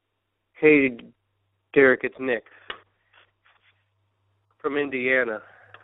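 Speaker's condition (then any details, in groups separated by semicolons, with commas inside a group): Stuttering; stuttering while telling story on call; asks listeners to bear with disfluency; repeated sounds, blocks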